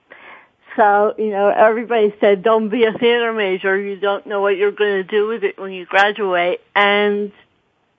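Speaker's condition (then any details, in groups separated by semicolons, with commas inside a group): Cerebral palsy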